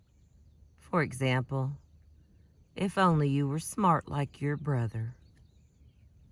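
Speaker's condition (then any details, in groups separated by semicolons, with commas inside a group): No condition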